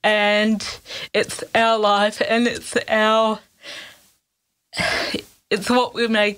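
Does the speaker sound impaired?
Yes: cerebral palsy; cerebral palsy since birth.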